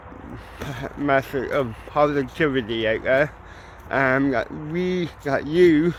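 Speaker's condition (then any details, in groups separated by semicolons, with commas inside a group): Cerebral palsy, ataxic, mild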